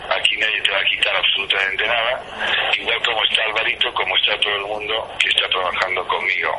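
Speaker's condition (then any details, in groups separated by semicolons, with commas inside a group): No condition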